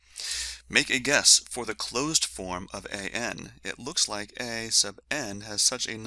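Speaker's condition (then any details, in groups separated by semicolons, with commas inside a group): No condition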